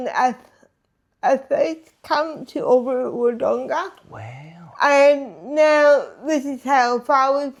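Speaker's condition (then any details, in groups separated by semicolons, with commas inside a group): Disability affecting speech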